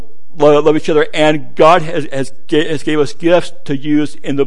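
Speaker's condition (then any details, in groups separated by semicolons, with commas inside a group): Stuttering; childhood onset stutter, since at least first grade; stuttering amount varies, heavy stuttering greatly lengthens speaking time; repeated sounds, repeated words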